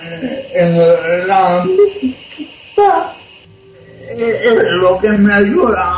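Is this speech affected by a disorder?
Yes: cerebral palsy; cerebral palsy from birth, could not walk in childhood, carried in baby chair until almost age 6; age 56, 56 years since onset; host Sinda Miranda interprets and repeats speech throughout interview, poems voiced by Diego Rodríguez.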